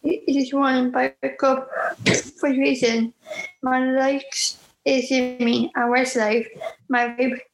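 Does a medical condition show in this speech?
Yes: Down syndrome; speech and language therapy growing up; attends communication groups run by speech and language therapists; communication sometimes breaks down, uses alternative ways to get message across.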